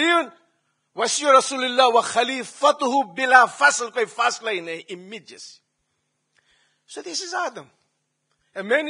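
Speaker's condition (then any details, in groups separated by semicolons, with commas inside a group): No condition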